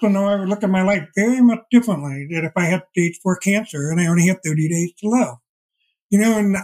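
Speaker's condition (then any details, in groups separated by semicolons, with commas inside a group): Deafblindness; progressive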